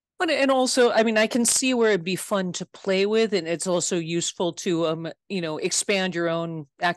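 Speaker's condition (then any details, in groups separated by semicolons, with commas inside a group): No condition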